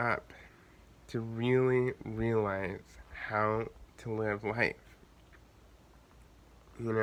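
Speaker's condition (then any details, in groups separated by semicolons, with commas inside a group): Cerebral palsy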